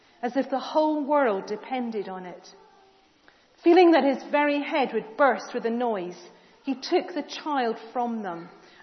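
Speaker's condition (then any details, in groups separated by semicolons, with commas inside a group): No condition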